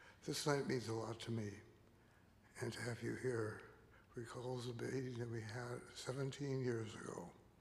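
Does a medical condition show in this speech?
Yes: Parkinson's disease; loss of body control predicted, still exercising.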